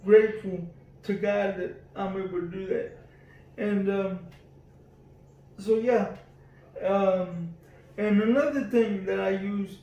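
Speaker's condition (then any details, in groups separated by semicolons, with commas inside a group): Cerebral palsy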